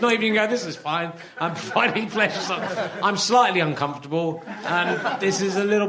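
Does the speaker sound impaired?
No.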